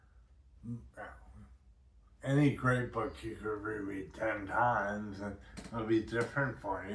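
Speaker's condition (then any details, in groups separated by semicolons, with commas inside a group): Brain injury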